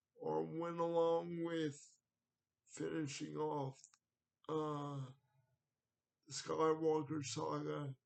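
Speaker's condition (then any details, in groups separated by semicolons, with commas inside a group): Cerebral palsy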